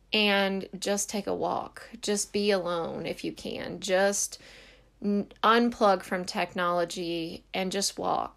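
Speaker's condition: No condition

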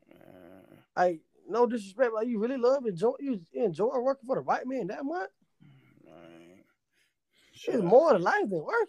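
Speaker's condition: No condition

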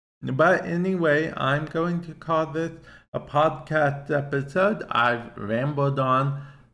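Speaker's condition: Cerebral palsy; affects speech to an extent, listener asked why speech sounds as it does

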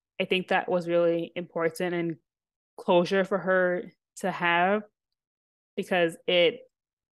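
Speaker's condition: Stutter, mild; stutter present since at least school years; good fluency for most speech, less noticeable than others' stammering; prolonged sounds, blocks

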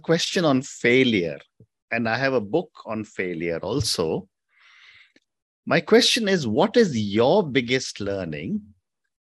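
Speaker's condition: No condition

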